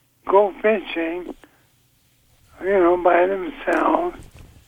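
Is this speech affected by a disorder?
Yes: ALS; progressive weakness, wheelchair user; weaker hands and arms, uses Dragon speech-to-text software to write; voice getting softer.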